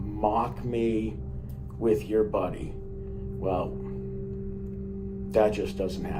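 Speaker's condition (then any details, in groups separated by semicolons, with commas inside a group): No condition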